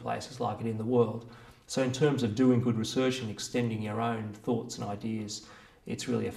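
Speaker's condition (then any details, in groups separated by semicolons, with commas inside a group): No condition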